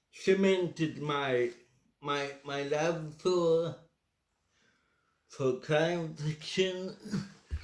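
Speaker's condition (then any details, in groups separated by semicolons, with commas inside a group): Cerebral palsy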